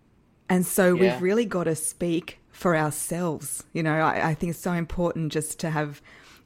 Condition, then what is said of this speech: None; typical speech.